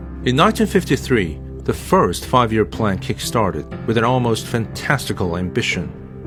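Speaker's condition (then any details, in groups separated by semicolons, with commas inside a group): No condition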